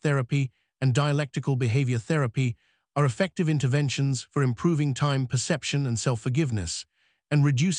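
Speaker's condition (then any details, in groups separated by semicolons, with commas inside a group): No condition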